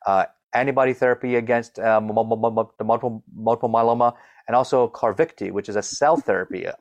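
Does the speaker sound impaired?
Yes: stutter; childhood onset, years of speech therapy, Fluency Master bone-conduction ear device, four-week Starbuck Fluency Clinic intensive, SUNY Geneseo; persisting in adulthood, still not fully fluent, speaks publicly, Toastmasters area speech contest winner; sound and word repetitions, blocks, brief fluent periods, stress worsens, strategic pauses, deep breaths, fluent singing; here repeated sounds, repeated words.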